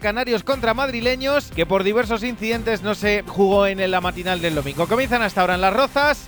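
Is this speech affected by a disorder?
No.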